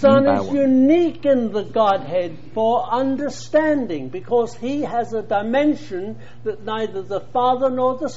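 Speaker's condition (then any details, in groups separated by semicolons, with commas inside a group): No condition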